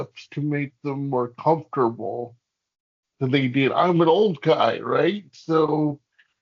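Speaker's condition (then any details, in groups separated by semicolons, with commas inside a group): Cerebral palsy; hamstring releases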